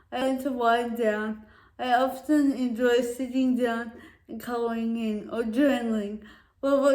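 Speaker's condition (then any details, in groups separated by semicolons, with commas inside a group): Cerebral palsy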